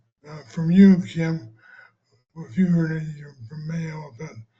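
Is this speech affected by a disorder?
Yes: non-relapsing progressive MS; no medication.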